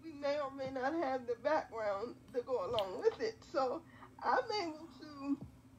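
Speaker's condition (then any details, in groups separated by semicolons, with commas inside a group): Quadriplegic cerebral palsy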